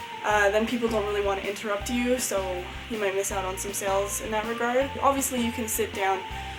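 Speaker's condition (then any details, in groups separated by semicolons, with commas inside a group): No condition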